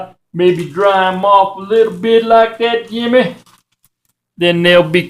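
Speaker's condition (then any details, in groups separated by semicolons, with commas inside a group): No condition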